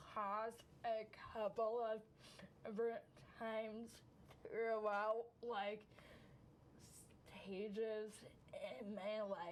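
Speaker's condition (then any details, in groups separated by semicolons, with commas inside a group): Cerebral palsy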